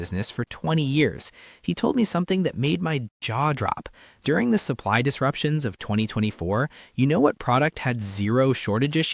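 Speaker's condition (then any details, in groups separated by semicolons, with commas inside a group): No condition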